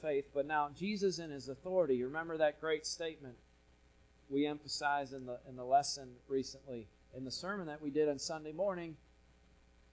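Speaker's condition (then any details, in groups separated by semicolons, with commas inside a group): No condition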